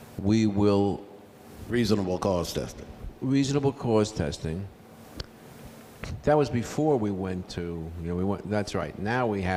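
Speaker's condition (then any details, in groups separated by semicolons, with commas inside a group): No condition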